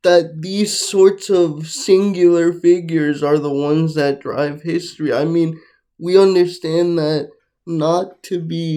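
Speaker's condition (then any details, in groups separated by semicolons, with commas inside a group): Cerebral palsy, mixed, mild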